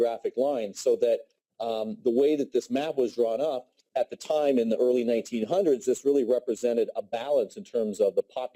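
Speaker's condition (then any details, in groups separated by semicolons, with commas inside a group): No condition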